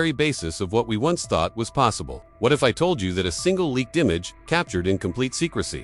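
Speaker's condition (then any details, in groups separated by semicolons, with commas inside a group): No condition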